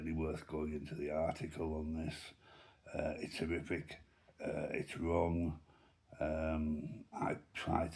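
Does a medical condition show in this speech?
Yes: myasthenia gravis.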